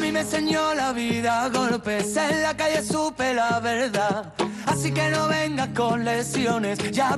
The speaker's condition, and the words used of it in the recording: None; typical speech.